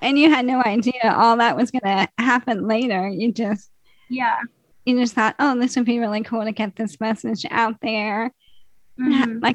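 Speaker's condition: ALS; described as dying, no cure; still able to swallow and eat without choking, feeding tube not yet used

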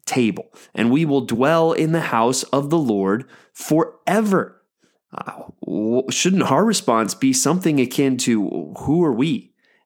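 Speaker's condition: No condition

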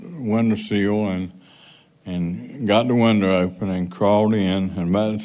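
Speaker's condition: Parkinson's

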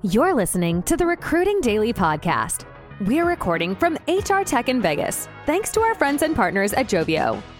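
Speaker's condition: No condition

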